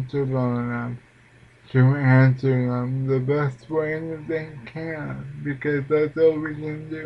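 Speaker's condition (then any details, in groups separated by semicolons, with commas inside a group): Cerebral palsy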